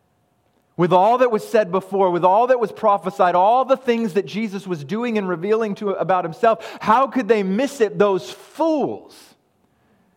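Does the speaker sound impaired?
No.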